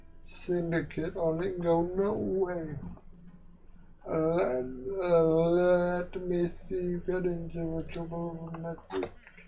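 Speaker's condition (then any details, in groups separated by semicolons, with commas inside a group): Quadriplegic cerebral palsy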